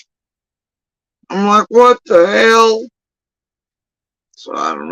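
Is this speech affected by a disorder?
Yes: facial paralysis after surgery; tongue.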